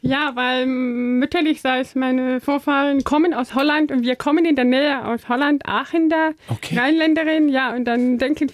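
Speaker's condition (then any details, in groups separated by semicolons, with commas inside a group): Deafness; learned speaking as child using balloons, speaks well, better than many deaf people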